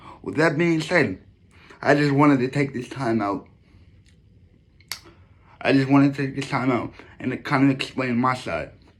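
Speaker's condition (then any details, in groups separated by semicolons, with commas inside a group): Cerebral palsy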